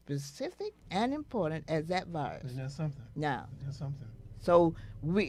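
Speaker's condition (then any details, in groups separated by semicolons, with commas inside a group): No condition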